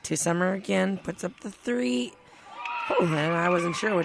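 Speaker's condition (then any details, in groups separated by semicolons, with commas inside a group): No condition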